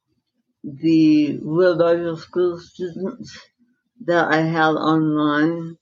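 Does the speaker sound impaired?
Yes: dystonia, secondary to encephalitis; slight speech impediment.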